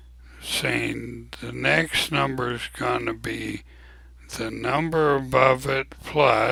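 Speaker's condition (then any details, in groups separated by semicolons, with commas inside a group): ALS; abnormally slow voice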